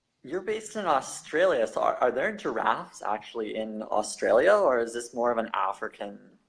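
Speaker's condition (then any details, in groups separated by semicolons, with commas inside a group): No condition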